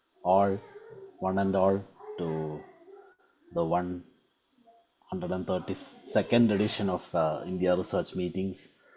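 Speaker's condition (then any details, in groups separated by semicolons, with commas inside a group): No condition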